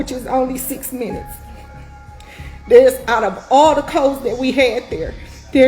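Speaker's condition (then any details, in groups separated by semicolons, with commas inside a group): No condition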